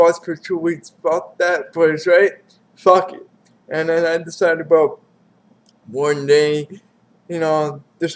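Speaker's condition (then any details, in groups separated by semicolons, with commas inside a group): Cerebral palsy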